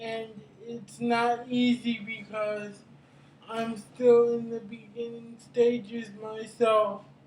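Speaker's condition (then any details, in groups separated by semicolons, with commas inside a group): Cerebral palsy; brain injury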